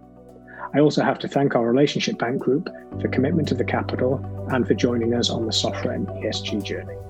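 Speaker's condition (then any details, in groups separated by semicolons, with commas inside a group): No condition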